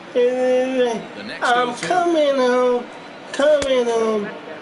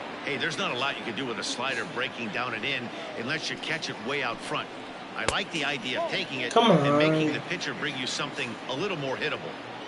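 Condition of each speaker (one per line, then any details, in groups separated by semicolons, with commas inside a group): Cerebral palsy; from birth
No condition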